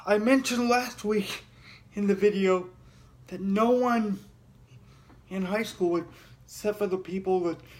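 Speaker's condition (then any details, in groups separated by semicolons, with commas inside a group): Cerebral palsy; heavily altered breathing patterns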